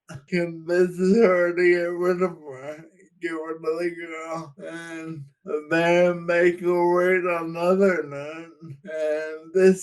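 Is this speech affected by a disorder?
Yes: Friedreich's ataxia.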